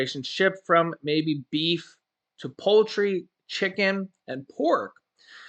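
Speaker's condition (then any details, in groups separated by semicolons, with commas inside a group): No condition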